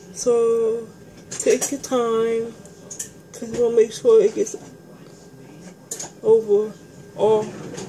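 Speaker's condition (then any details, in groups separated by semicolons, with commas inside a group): Speech impairment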